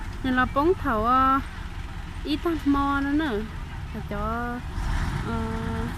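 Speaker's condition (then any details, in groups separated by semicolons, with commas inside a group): No condition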